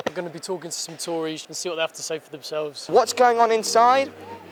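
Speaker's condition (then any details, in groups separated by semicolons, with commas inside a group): No condition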